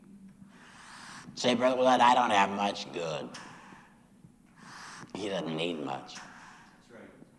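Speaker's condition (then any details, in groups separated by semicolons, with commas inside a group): Laryngectomy after throat cancer; recurred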